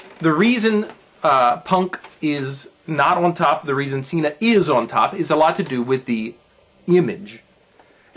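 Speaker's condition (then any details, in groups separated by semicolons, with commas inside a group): No condition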